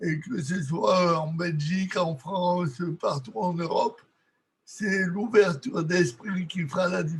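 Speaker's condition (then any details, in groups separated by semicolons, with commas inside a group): Cerebral palsy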